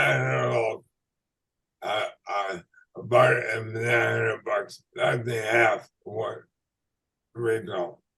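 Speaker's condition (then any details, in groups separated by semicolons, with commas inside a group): ALS/MND; throat locks up blocking breathing, speech too poor for phone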